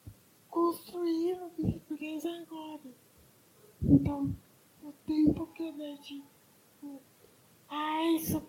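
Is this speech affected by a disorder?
Yes: cerebral palsy; lesion less severe than others, physical effects, falls, hip surgery for dislocated hip; music therapy to develop communication and singing, possibly speech balance, singing recorded by music therapist.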